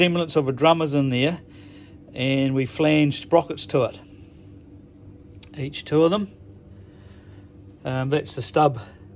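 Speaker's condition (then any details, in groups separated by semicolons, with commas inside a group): No condition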